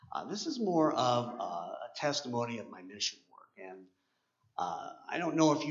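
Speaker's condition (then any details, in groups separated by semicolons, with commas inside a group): Cleft palate; congenital cleft palate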